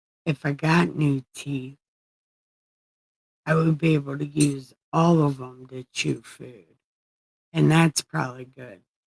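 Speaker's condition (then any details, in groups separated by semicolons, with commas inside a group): Brain injury; brain surgery; after brain surgery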